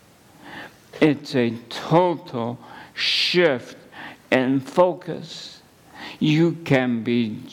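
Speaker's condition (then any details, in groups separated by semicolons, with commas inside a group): ALS; under neurologist care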